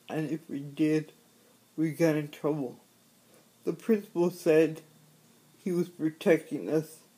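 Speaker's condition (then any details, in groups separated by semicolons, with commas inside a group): Cerebral palsy; mild to moderate impediment, only yes/no at 4, speech therapy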